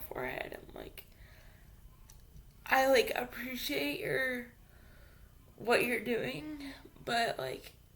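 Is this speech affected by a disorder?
Yes: cerebral palsy; capable of speaking.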